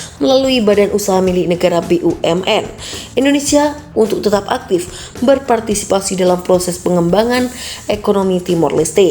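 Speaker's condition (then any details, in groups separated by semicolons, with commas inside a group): No condition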